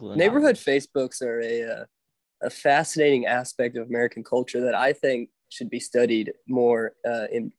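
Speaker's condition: No condition

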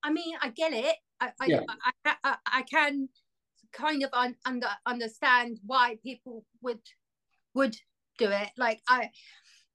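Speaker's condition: Stammer; adult-onset stammer with tics, progressed over time; stammer always changing, shifting escape behaviours, formerly blew raspberries, worse with anxiety; repeated sounds, repeated words, prolonged sounds

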